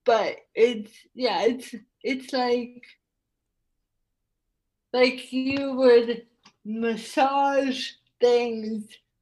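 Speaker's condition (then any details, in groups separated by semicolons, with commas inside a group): Cerebral palsy; spastic tetraplegia from birth, whole body, involuntary spasms, tightness, declined tendon-lengthening surgery, childhood PT, Feldenkrais; impediment from tongue muscle involvement, nose typing easier than voice dictation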